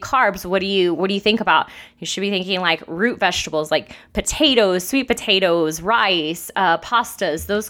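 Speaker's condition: No condition

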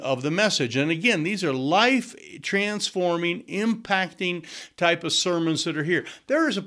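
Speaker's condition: No condition

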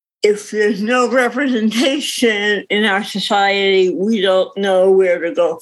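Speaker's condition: Cerebral palsy; visible cerebral palsy, reading disability

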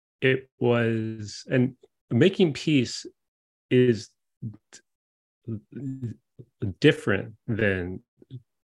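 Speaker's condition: Stutter; childhood onset, neurological and genetic basis, persists for life, no cure; recorded via zoom, video call lag makes turn-taking hard; blocking moments, daily speaking situations very difficult, anticipates stuttering in everyday moments; prolonged sounds, blocks

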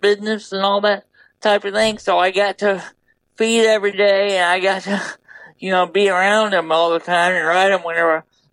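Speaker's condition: Double hemiplegia cerebral palsy

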